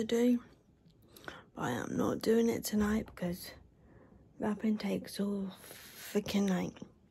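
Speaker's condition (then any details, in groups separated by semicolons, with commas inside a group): Cerebral palsy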